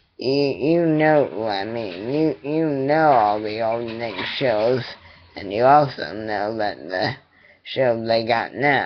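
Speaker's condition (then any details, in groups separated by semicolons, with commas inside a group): Cerebral palsy; attending therapy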